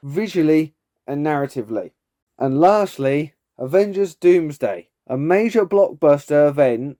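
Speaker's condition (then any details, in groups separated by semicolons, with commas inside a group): No condition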